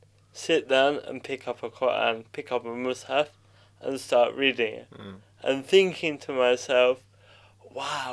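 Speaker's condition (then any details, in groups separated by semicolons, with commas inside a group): Cerebral palsy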